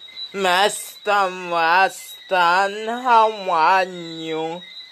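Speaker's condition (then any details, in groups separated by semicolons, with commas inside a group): Speech impediment; no speech therapy yet, would need therapy to go on camera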